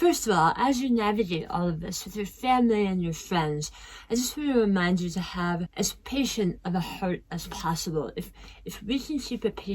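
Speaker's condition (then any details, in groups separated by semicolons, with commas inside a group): Tongue cancer; half of tongue lost; survivor, in recovery; speech impediment, drinks shakes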